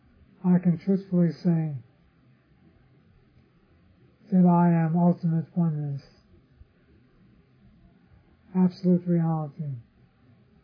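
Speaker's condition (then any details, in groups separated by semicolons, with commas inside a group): Parkinson's disease; others offer remedies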